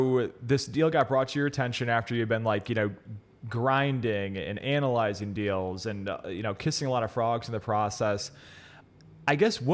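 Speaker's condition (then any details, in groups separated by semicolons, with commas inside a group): No condition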